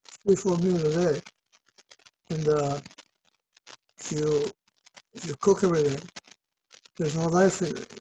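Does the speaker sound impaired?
Yes: Parkinson's disease; Parkinson's known 14 years, believed environmental, naturopath blood tests high in lead and pesticides; not shaking during recording, own system stops shaking most of the time.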